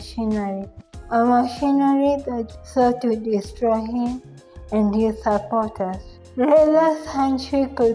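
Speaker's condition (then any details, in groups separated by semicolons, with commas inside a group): Cerebral palsy; from birth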